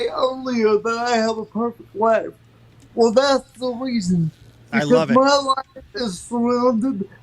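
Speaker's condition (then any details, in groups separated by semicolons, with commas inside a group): Cerebral palsy; from birth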